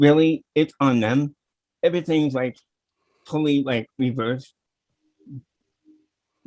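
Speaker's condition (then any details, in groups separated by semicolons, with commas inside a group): Cerebral palsy; listeners may not understand speech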